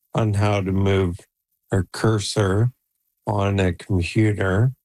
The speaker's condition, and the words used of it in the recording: ALS (motor neuron disease). To kind of push forward and stay connected to my friends and family through technology, because as you can tell, my voice is going to,